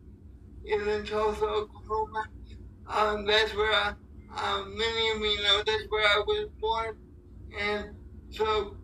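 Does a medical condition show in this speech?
Yes: cerebral palsy; physically challenged, paired with able-bodied athletes for races through Ambulance Angels of Oklahoma.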